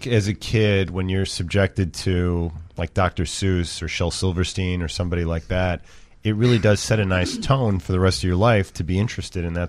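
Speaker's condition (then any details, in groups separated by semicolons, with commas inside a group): No condition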